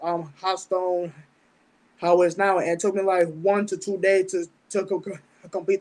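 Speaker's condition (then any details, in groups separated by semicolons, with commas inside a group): Stutter, mild; low little speech impediment since about age 10; fears certain words will come out when talking on stage; repeated sounds, prolonged sounds, blocks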